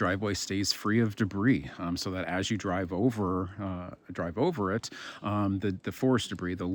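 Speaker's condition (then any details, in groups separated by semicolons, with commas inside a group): No condition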